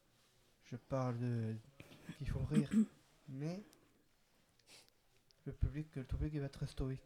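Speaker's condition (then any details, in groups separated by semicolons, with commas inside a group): Down syndrome, trisomy 21; extra chromosome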